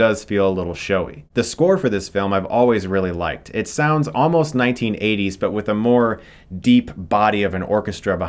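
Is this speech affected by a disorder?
No.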